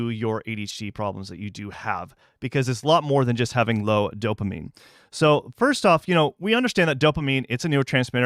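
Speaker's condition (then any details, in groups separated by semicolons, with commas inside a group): No condition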